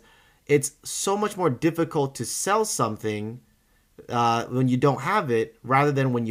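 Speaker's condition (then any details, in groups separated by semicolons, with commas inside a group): No condition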